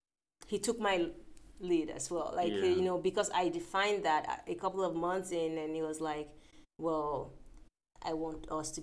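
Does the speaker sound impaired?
No.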